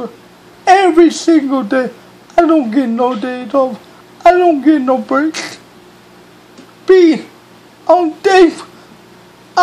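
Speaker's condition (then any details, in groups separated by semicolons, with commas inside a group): Cerebral palsy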